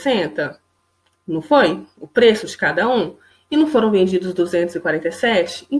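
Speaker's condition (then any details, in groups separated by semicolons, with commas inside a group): No condition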